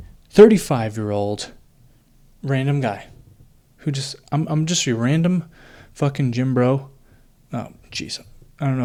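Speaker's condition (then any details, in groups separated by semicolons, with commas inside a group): No condition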